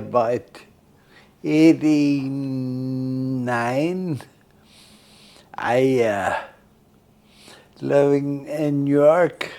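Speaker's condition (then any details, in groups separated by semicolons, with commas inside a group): Friedreich's ataxia; late-onset type, onset around age 40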